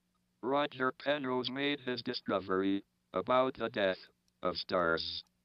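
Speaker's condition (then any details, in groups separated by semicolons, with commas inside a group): ALS, speech-generating device; motor neuron disease, diagnosed shortly after 21st birthday, no cure or therapy offered, given 2.5 years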